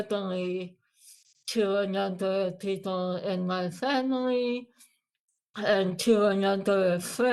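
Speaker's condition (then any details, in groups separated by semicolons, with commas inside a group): Moebius syndrome; facial paralysis, sixth and seventh cranial nerves, no facial expression; speech difficulty, eating and drinking difficulty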